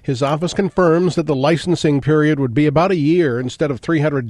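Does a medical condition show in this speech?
No.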